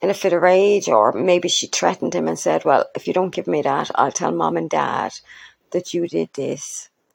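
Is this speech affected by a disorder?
No.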